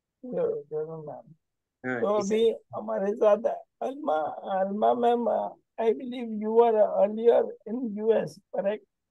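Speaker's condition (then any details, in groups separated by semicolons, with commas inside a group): ALS; onset right index finger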